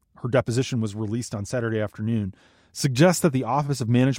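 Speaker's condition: No condition

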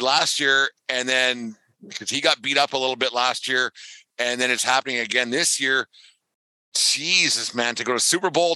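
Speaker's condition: No condition

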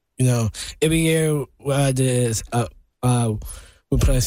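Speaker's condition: Down syndrome

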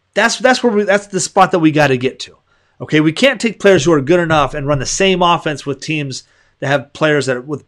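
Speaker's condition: No condition

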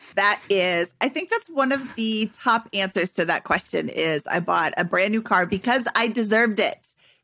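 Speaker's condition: No condition

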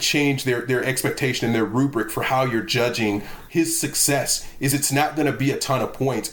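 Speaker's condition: No condition

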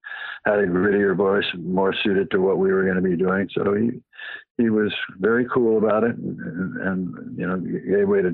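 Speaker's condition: Parkinson's; past cancer

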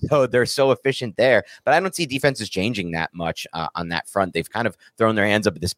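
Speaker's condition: No condition

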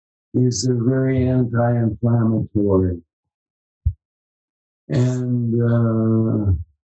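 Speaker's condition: ALS; spasticity

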